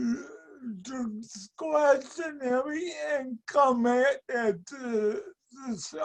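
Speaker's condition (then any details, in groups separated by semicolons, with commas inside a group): Speech and mobility impairment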